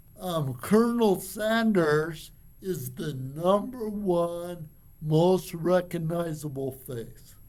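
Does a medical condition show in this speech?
Yes: cerebral palsy; from birth.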